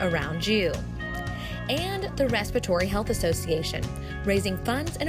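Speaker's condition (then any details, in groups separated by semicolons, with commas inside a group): No condition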